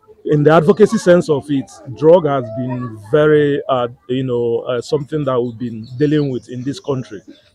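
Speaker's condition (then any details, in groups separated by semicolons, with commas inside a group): No condition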